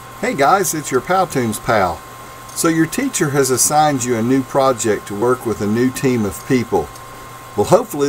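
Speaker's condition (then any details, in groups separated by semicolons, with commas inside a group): No condition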